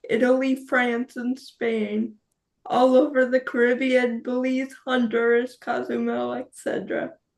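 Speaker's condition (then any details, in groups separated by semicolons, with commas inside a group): Cerebral palsy; speech not affected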